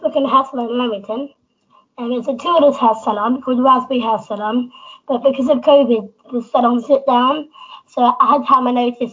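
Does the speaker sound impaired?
Yes: Down syndrome; extra copy of chromosome 21, 47 chromosomes, present from birth, learned to walk late, slower to do things.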